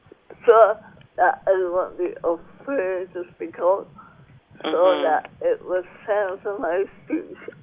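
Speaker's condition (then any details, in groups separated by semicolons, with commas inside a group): Cerebral palsy; speech impaired since childhood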